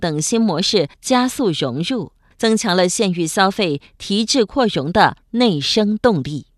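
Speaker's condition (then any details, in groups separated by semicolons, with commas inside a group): No condition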